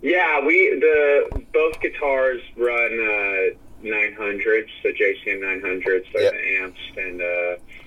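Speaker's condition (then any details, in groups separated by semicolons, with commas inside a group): No condition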